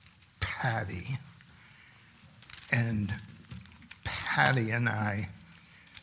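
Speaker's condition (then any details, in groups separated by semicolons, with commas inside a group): Stuttering; speaks slowly by necessity, stuttering can stop speech, takes slow breath, slightly changes voice; prolonged sounds, blocks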